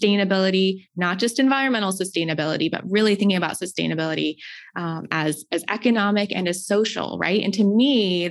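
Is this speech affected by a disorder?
No.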